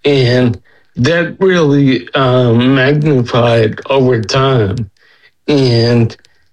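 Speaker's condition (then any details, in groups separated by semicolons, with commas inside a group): Friedreich's ataxia; diagnosed at age 19, onset with balance and gait problems, wheelchair user about 25 years; slowed, hard-to-understand speech with progression, speech and swallowing improved on Skyclarys, more speech confidence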